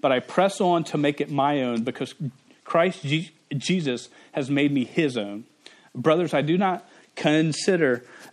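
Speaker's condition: Stuttering; cannot turn on or off; stutters involuntarily, cannot control it, strangers notice the stutter, earlier weddings not fully fluent; prolonged sounds

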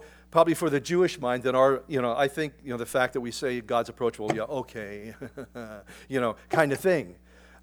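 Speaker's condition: No condition

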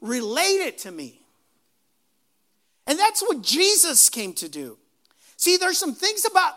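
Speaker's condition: No condition

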